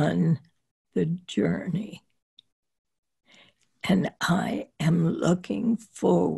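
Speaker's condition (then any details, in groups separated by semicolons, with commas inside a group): Spasmodic dysphonia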